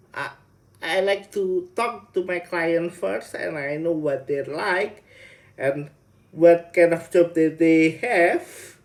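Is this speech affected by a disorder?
Yes: cerebral palsy.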